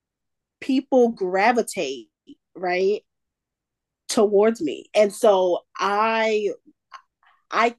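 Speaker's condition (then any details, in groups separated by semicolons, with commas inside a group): Stuttering; stutter since at least high school, caused shyness, quietness and shame then; still stutters, work role forced out of shell; stuttering not under own control; repeated words, blocks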